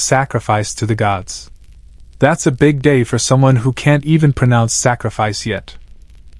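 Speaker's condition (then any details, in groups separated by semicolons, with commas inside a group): No condition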